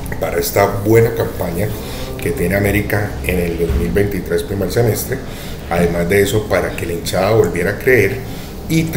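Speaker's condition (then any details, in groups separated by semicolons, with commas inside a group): No condition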